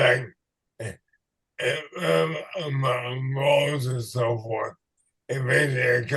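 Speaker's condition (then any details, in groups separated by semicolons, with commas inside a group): ALS/MND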